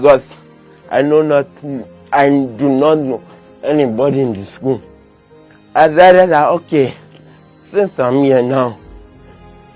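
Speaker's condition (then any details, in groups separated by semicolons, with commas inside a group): Cerebral palsy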